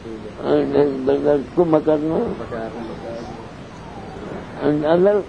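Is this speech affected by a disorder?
Yes: deafness; cannot hear audience questions.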